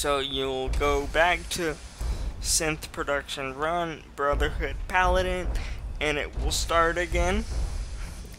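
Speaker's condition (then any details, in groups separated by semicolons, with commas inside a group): Cerebral palsy, mild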